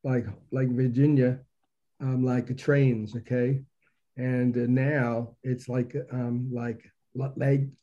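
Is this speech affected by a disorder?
Yes: aphasia; stroke at age 36, paralysis, uses one hand, wife Stephanie Mensh as caregiver; about 36 years since stroke, 30 minutes walking exercise, physical therapist, Stroke Comeback Center; lost ability to speak after stroke, then very talkative, fragmented speech, asked to talk louder.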